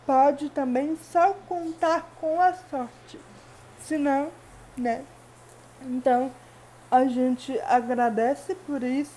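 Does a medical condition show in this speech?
Yes: cerebral palsy.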